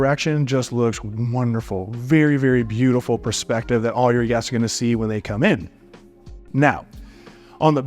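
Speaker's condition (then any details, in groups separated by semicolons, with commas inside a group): No condition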